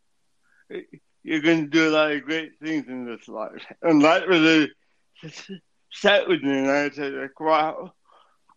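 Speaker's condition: Cerebral palsy; affects speech

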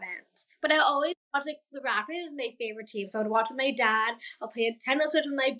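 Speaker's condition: Down syndrome; open heart surgery at 19

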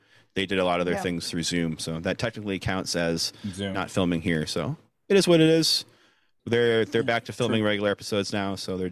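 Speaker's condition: No condition

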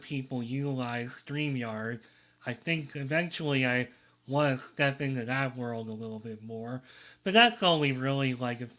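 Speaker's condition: Cleft lip and palate

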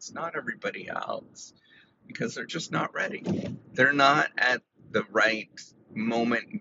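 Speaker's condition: No condition

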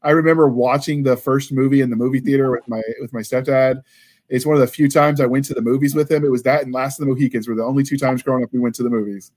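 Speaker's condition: No condition

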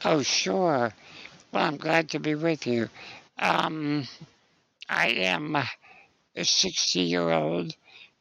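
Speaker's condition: Spinal muscular atrophy; lifelong wheelchair use

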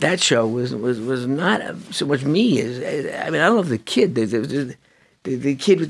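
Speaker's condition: Parkinson's disease; young onset

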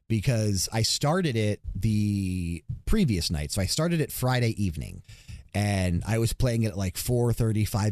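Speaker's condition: No condition

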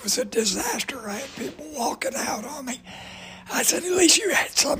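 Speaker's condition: Voice damage from cancer; raspy voice

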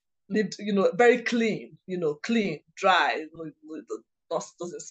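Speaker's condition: Stammering; lifelong stammer, father coached gentle, slow speech; speaks to host today like this, credits father's coaching; slow down, take time; repeated sounds

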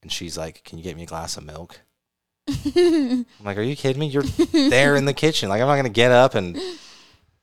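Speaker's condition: No condition

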